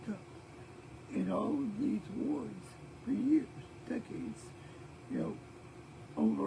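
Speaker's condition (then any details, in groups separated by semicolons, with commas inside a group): Cerebral palsy; present since birth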